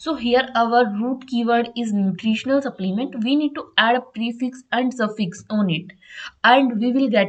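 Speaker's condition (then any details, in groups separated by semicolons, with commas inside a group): No condition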